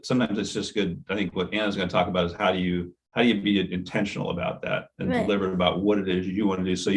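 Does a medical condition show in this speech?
No.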